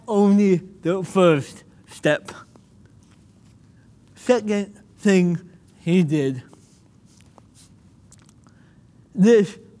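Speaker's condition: Cerebral palsy; birth oxygen loss

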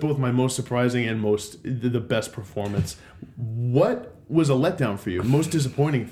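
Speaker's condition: No condition

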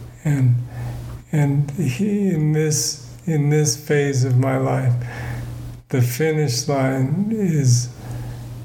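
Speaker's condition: Parkinson's disease; balance problems

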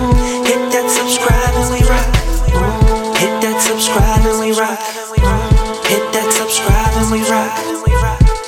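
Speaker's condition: No condition

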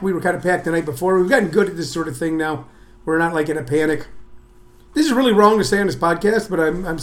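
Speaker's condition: No condition

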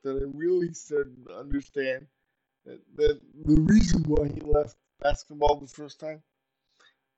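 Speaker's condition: Cerebral palsy; uses power wheelchair

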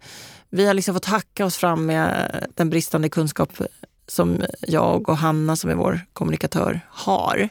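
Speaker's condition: No condition

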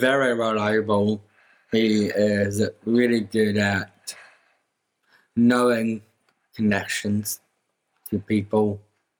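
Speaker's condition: Down syndrome; also autism

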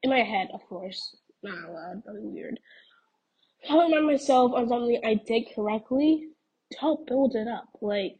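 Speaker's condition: No condition

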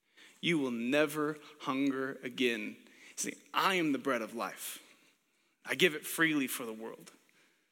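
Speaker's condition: No condition

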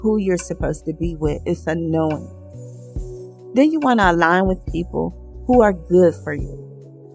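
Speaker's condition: No condition

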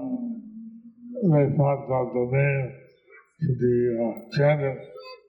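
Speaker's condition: Stroke with facial paralysis; hard to understand for unfamiliar listeners

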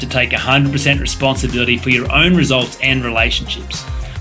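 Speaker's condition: No condition

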